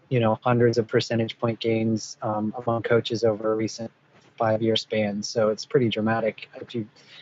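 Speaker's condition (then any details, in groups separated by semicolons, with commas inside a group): No condition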